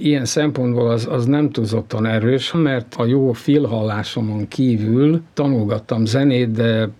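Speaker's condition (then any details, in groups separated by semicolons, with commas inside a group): No condition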